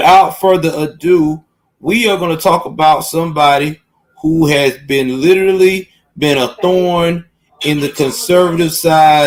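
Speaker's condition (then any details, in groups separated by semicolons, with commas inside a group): No condition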